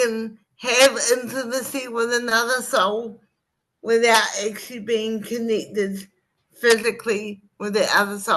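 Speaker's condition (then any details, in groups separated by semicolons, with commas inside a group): Cerebral palsy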